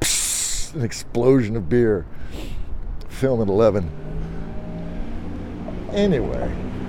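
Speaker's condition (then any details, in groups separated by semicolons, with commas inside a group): No condition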